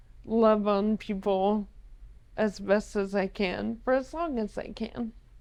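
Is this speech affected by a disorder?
Yes: ALS.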